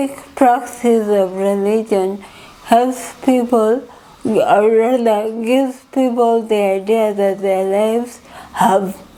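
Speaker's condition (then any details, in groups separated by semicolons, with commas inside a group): Cerebral palsy; from birth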